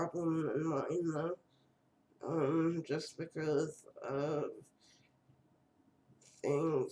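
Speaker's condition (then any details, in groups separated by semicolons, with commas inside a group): Cerebral palsy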